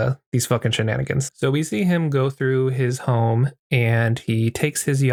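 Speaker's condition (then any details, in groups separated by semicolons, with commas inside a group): No condition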